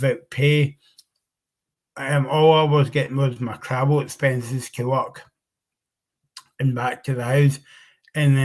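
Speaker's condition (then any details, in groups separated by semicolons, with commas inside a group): Cerebral palsy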